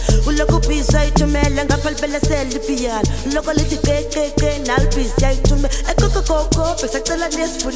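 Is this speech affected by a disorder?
No.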